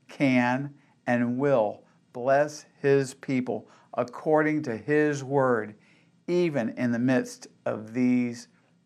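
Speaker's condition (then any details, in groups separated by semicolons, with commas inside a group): No condition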